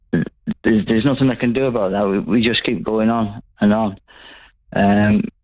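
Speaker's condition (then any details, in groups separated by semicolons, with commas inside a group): Parkinson's; diagnosed 2013, initial denial, attends rocksteady boxing exercise and voice activation sessions; slowed movements, hand tremor, word-finding trouble while talking; some word-finding difficulty, trouble getting words out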